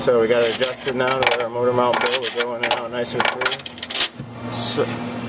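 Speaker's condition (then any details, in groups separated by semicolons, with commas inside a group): No condition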